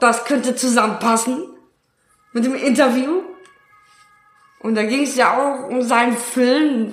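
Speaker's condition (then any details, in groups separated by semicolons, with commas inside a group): Down syndrome; extra copy of chromosome 21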